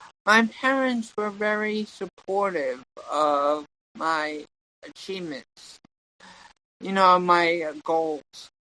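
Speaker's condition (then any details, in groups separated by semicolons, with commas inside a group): Cerebral palsy; tongue and legs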